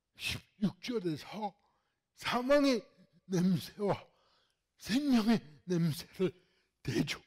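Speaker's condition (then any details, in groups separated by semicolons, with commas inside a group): Cerebral palsy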